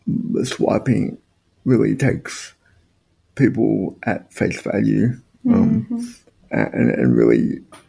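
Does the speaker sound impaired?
Yes: spastic quadriplegic cerebral palsy; all four limbs affected.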